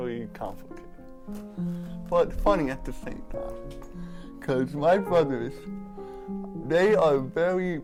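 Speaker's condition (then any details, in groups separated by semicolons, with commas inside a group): Cerebral palsy; from birth, motor impairment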